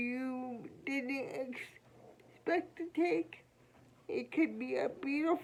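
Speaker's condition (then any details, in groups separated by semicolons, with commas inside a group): Cerebral palsy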